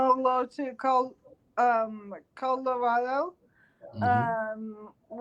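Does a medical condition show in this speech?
Yes: cerebral palsy; since birth.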